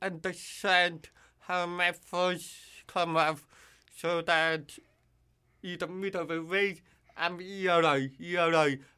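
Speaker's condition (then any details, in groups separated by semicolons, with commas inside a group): Deafness; formerly hearing aids, now water-resistant cochlear implant with ear hook, cannot follow distant speakers; voice distorted when screaming at full volume, needs others' feedback on loudness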